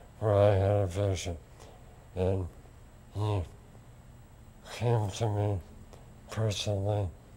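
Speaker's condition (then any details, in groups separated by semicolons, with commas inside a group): Lou Gehrig's disease; onset index finger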